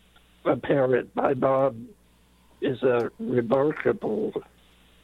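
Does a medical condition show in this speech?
Yes: late-onset Pompe disease; onset age 5-6, misdiagnosed as muscular dystrophy at 23 for 26 years.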